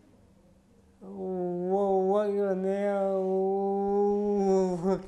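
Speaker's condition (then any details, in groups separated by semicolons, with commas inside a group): Cerebral palsy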